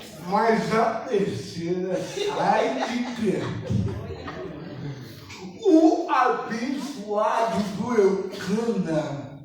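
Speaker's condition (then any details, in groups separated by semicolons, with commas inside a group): Cerebral palsy; no speech as child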